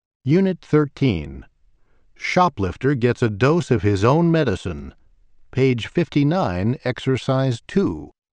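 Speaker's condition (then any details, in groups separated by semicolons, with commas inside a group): No condition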